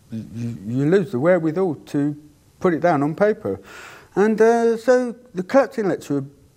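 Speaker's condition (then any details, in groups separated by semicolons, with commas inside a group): Deafness; cannot hear own voice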